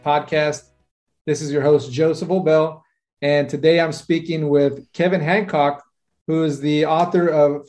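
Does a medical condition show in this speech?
No.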